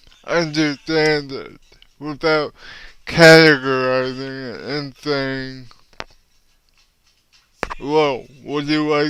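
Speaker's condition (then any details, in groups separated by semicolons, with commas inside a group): Cerebral palsy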